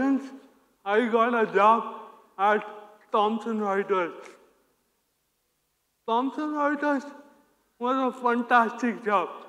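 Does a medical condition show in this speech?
Yes: cerebral palsy.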